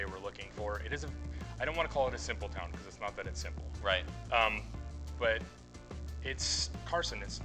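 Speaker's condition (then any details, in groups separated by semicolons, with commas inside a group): No condition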